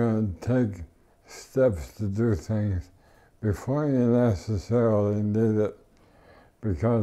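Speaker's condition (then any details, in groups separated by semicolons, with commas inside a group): ALS; hand and finger weakness, finger glove; mucus once blocked airway, could not breathe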